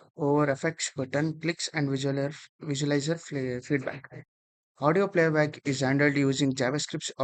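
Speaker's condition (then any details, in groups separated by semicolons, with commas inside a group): No condition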